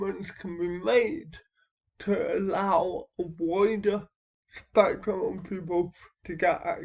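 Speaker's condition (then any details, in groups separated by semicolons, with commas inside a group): Cerebral palsy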